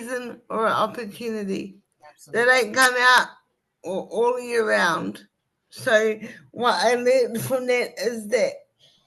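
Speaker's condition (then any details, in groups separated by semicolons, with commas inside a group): Cerebral palsy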